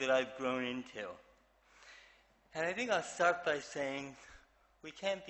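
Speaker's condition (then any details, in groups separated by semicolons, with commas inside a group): Cerebral palsy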